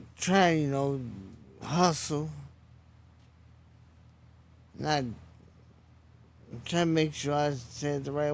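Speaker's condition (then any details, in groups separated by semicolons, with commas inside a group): Traumatic brain injury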